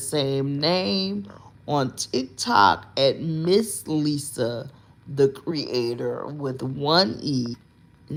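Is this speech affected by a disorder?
Yes: cerebral palsy.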